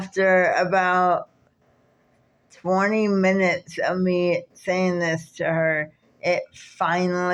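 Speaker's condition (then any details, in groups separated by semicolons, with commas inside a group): Cerebral palsy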